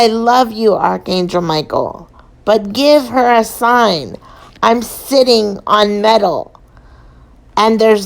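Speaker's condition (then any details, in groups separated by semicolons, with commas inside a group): Cerebral palsy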